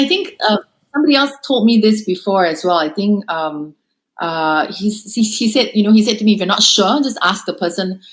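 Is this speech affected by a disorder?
No.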